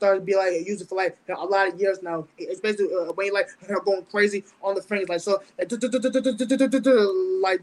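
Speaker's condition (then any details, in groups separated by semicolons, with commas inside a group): Stuttering, speech impediment; mild speech impediment with stuttering since about age ten; fears certain words coming out, avoids long talking on stage; repeated sounds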